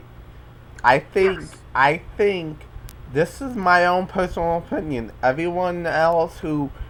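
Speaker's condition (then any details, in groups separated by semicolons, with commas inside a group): Cerebral palsy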